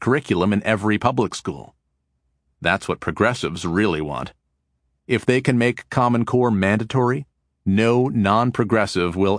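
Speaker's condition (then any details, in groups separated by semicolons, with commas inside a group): No condition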